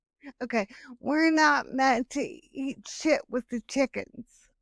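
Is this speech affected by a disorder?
Yes: cerebral palsy.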